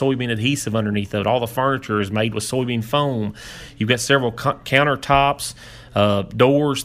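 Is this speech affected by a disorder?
No.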